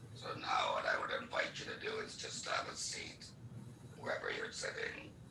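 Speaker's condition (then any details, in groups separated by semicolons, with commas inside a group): Laryngectomy; no speech for months after operation, needs one hand to speak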